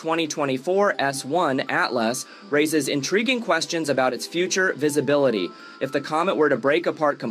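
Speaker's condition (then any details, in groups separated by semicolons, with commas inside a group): No condition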